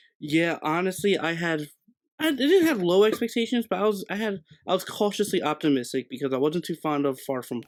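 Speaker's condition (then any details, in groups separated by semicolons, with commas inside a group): No condition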